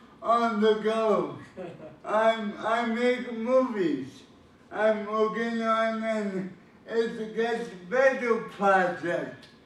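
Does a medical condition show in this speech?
Yes: cerebral palsy.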